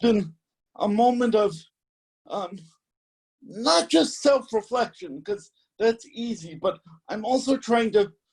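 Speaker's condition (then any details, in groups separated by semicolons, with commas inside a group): Cerebral palsy; spastic type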